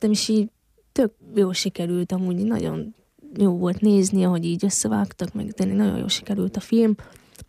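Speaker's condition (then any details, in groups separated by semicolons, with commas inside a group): Hearing loss since infancy; congenital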